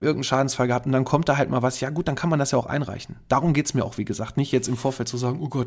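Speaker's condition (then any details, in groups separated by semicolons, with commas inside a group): No condition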